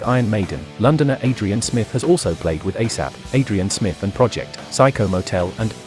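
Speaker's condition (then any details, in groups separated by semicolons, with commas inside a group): No condition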